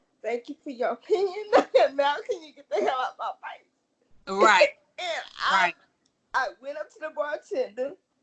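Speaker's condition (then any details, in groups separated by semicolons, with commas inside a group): Cerebral palsy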